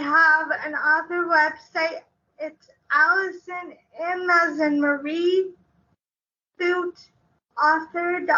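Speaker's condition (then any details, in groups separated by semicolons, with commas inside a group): Cerebral palsy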